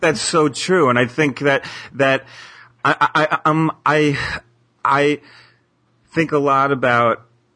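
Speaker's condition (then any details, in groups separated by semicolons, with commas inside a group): Stuttering; person who stutters; in psychotherapy, helping with letting go and accepting stuttering; stutter-like tension when signing own name, worse under pressure or with people watching; repeated words, blocks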